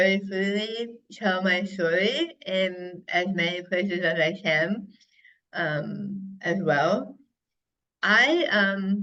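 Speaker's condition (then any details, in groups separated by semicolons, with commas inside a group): Head and neck cancer; over half tongue removed and reconstructed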